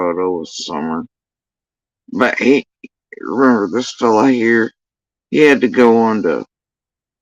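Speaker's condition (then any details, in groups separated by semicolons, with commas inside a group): Facial paralysis after surgery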